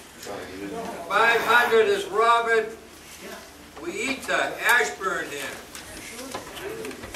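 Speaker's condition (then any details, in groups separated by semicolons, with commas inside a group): No condition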